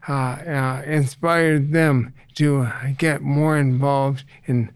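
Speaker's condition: ALS; reduced ability to get around

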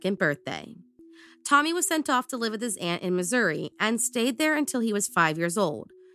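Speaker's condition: No condition

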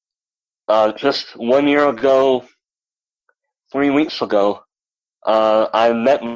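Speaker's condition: Cleft lip and palate; double amputee

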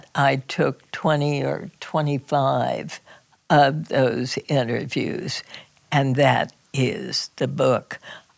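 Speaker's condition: Spasmodic dysphonia; in Portland

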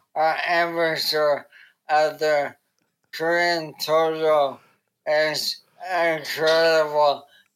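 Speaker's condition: ALS; diagnosed at 30, given 2-5 years, stem cell therapy in Korea, arms do not work, not locked in; about two years since diagnosis, dependent on wife, bite-click mouse, foot-pedal right click, on-screen keyboard

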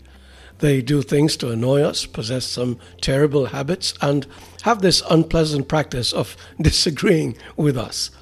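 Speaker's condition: No condition

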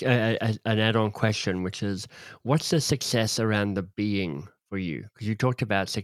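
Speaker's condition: Cleft lip and palate; congenital, familial, father and brother Nigel also affected; speech impediment of sorts, less polished

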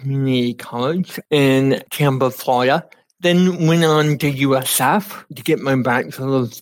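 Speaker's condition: Cerebral palsy; uses Dragon NaturallySpeaking voice activated computer software

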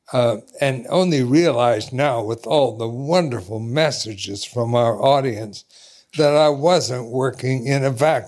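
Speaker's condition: ALS; does better as the day progresses

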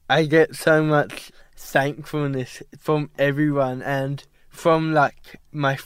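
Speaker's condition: Cerebral palsy; diagnosed at 12 months at Westmead Hospital, ski poles hard to place; at diagnosis told may never walk or talk

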